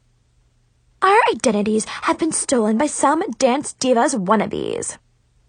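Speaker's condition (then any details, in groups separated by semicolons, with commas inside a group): No condition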